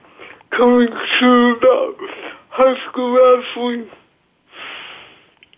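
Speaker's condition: Cerebral palsy

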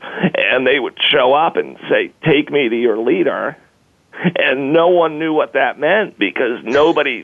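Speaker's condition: Spasmodic dysphonia; sudden onset

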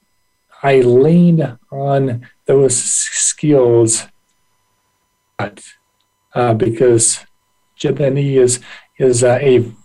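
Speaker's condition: Aphasia after stroke; initially no spoken or written language

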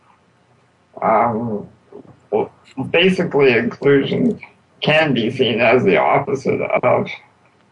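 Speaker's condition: Spinal muscular atrophy; not expected to live long

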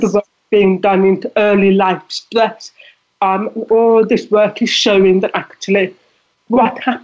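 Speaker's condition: Deafness; relies on lip reading; deafness audible in voice

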